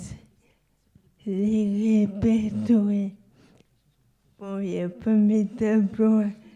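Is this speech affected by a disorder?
Yes: locked-in syndrome.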